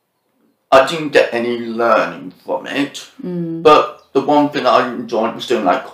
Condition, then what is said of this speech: Deafness. And that was just what been helping me to be able to speak as clearly.